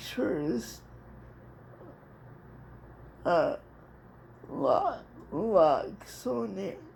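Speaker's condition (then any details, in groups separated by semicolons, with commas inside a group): Cerebral palsy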